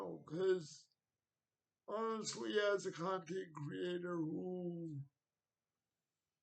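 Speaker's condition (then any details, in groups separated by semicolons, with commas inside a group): Cerebral palsy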